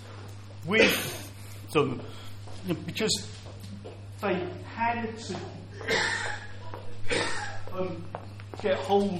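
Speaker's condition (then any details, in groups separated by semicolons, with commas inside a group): Stammer; prolonged sounds, blocks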